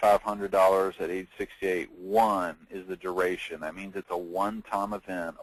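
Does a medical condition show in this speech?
No.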